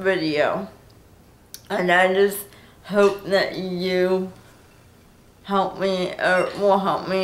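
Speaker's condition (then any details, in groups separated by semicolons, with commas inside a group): Cerebral palsy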